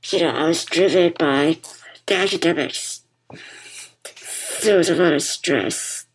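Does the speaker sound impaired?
Yes: muscular dystrophy; diagnosed as toddler, uses wheelchair; wears bipap machine to help breathe, relies on others for most daily activities; bipap machine audible throughout conversation.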